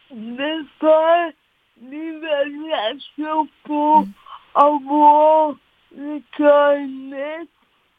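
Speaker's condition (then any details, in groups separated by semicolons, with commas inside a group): Cerebral palsy; spasms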